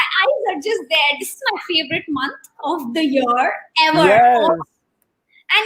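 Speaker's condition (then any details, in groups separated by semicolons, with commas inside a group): No condition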